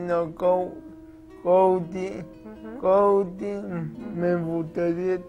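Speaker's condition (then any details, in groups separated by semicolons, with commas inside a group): Cerebral palsy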